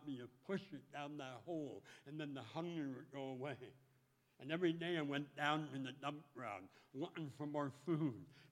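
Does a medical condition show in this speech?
Yes: speech impediment; impediment recognizable on radio.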